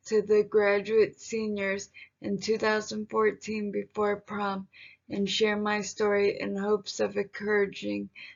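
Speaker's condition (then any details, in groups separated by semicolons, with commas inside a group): Traumatic brain injury; leg spasticity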